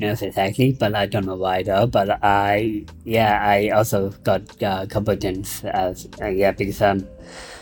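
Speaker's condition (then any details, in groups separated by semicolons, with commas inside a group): Down syndrome; intellectual disability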